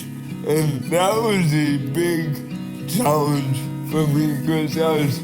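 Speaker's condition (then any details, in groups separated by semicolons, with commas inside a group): Cerebral palsy; from birth; diagnosed around age 14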